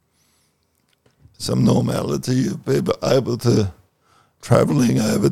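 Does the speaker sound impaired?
Yes: cerebral palsy.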